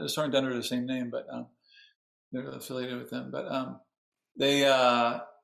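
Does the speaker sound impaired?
Yes: Parkinson's disease; onset age 42, 19 years since, medicine four times daily plus Indian bean, hospital physical therapy; hard on voice, needs about two weeks of singing practice to regain voice.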